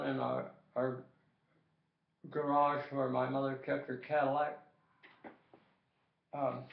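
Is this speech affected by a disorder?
Yes: tongue cancer.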